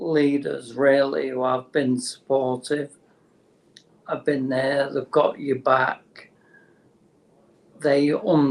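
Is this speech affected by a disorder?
Yes: motor neurone disease; terminal, no cure.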